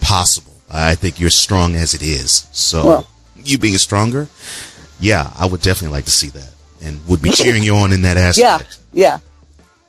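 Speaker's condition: No condition

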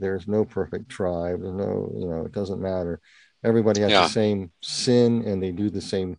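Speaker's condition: Partial cleft palate; congenital

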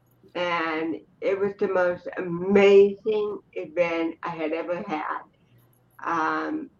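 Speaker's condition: Cerebral palsy; has used crutches

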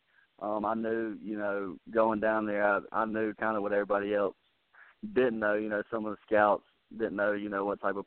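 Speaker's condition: No condition

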